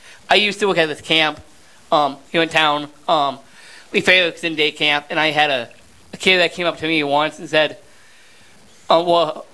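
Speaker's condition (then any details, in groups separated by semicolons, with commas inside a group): Down syndrome; 32 years old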